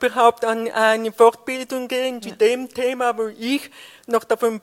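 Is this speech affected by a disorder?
Yes: deafness.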